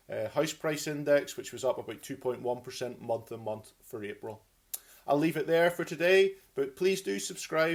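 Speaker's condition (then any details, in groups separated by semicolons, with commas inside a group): No condition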